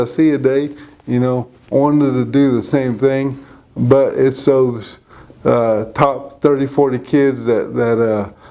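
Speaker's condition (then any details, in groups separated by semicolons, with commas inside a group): Cerebral palsy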